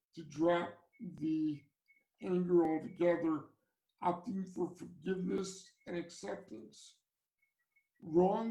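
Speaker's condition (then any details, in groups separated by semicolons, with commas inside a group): Cerebral palsy; from birth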